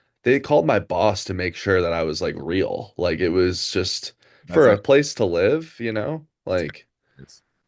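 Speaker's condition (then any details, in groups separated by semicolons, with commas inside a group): No condition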